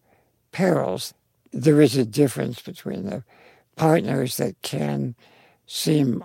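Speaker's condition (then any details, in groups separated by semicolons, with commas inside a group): Spinal muscular atrophy; congenital genetic neuromuscular, incurable, quadriplegic, full sensation but no muscles, never walked or stood, lifelong wheelchair; progressive, age 56, cannot hold pencil, writes with voice recognition program, drives motorized wheelchair, needs help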